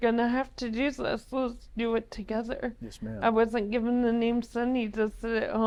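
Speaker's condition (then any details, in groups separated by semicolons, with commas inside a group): ALS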